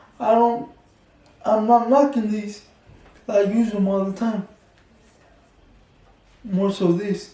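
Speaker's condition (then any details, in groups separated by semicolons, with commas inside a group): Cerebral palsy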